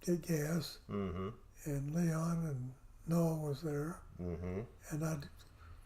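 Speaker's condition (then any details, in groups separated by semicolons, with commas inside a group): Parkinson's; affects voice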